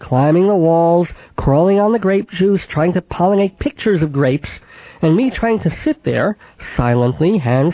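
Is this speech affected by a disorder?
Yes: cleft palate with lisp, cleft lip and palate, mild; age 39, about 39 years since infant operations.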